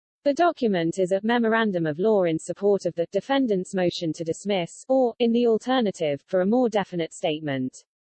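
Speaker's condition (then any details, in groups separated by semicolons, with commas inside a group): No condition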